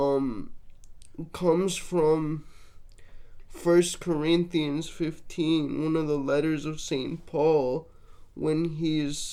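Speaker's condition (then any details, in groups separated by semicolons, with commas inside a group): Cerebral palsy, mixed, mild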